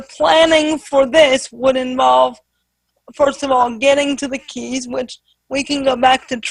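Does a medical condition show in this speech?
Yes: spastic quadriplegic cerebral palsy.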